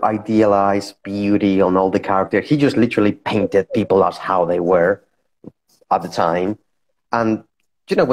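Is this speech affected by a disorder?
No.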